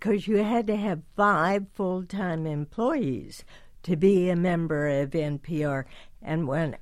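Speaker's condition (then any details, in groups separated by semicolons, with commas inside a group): Spasmodic dysphonia; neurological, basal ganglia signals vocal cords to clamp down inappropriately, onset about age 50; voice previously lost, voice not smooth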